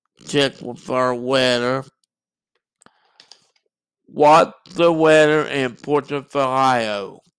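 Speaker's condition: Cerebral palsy and muscular dystrophy

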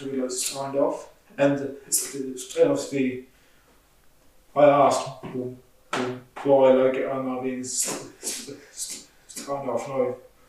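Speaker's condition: Stutter; stammer, difficulty saying things at work raising safety concerns, speech reportedly different when drunk; repeated sounds, prolonged sounds

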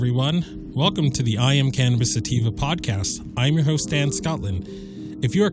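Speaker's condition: No condition

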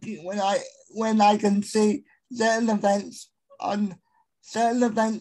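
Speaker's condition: Spastic quadriplegic cerebral palsy; later began speaking

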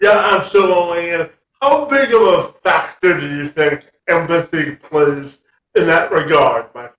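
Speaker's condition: Cerebral palsy; spastic quadriplegic type, from birth, cannot walk normally, attributed to too little oxygen in legs

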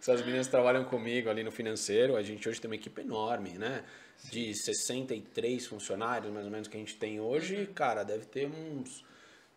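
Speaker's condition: No condition

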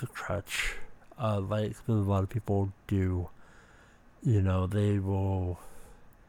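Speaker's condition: Speech impediment

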